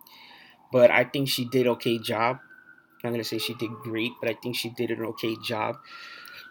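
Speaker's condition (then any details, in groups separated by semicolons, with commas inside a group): No condition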